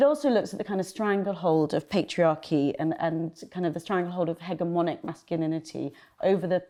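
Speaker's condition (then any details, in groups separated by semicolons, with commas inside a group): No condition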